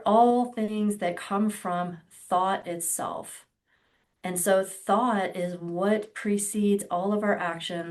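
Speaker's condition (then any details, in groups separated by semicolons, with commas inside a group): No condition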